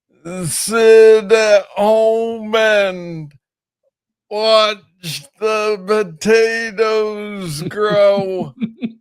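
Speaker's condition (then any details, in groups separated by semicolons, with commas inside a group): Parkinson's disease; young onset, about age 30; about 11 years since onset, 13 medications, poor balance, frequent falls; speaks slowly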